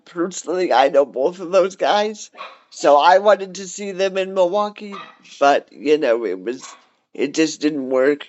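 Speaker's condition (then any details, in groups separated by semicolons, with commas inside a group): Cerebral palsy; cerebral palsy, wheelchair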